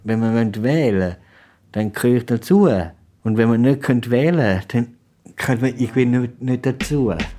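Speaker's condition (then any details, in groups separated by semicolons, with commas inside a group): Down syndrome; age 30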